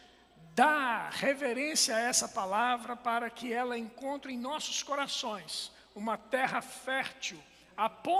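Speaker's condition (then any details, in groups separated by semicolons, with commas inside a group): No condition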